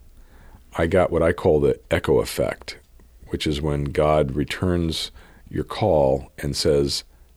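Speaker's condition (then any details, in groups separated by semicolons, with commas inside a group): No condition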